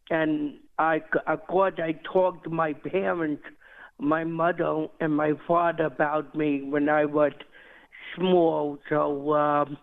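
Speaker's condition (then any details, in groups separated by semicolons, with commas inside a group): Cerebral palsy; ran New York City Marathon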